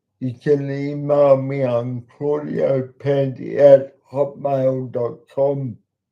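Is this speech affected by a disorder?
Yes: cerebral palsy; talks slowly.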